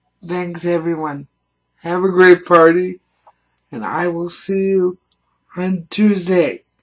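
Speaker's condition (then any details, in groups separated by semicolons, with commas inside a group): Cerebral palsy; reliable voice, uses voice control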